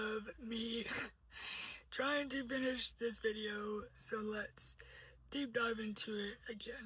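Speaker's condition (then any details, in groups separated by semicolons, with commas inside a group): Cerebral palsy; uses a wheelchair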